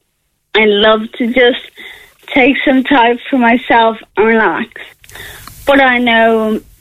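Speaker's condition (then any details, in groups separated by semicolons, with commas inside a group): Friedreich's ataxia; progressive neuromuscular disease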